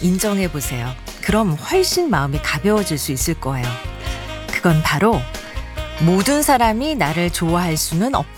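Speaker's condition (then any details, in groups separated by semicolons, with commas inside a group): No condition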